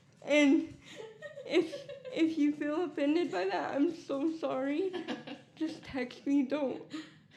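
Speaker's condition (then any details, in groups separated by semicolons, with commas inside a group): Cerebral palsy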